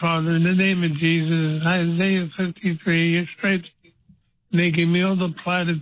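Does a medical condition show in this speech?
Yes: Parkinson's disease; 12 years since onset, progressively worsening; losing ability to walk and talk, getting worse.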